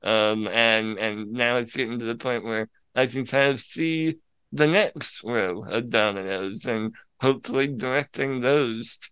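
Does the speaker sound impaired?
Yes: spinal muscular atrophy; from birth, paralyzed neck down, full sensation, overnight breathing machine, hospital bed, wheelchair, parents as caregivers; can be a little difficult to understand at times.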